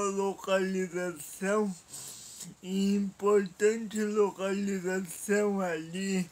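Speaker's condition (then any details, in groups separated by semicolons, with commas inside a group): Paralysis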